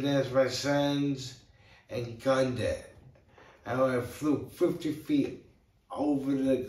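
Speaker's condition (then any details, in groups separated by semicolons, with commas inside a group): Brain injury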